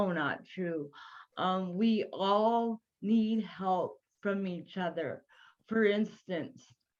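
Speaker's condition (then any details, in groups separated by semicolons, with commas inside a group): Cerebral palsy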